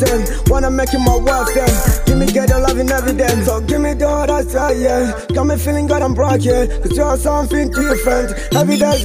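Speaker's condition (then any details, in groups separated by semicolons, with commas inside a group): No condition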